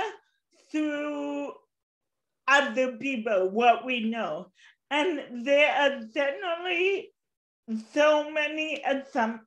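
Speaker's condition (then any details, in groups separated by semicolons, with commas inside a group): Cerebral palsy; since birth, walks with walker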